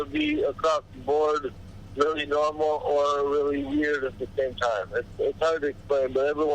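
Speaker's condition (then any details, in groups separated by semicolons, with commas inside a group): Cerebral palsy; body deteriorating with age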